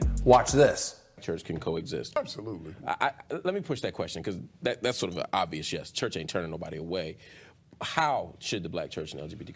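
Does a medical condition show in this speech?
No.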